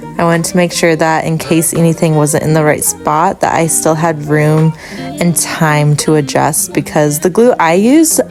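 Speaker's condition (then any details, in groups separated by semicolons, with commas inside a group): No condition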